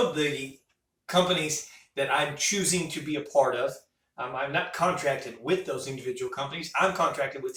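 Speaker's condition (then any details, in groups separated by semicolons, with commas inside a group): No condition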